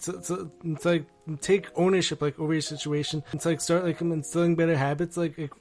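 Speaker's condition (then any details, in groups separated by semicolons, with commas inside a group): Speech disorder; acquired speech issues, started later in life; ongoing speech issues, still speaking on podcast; gets caught on words, sometimes cannot finish sentence, stops to take breath; repeated sounds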